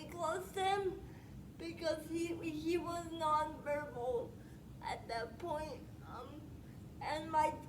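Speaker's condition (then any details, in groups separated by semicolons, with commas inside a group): Spastic quadriplegic cerebral palsy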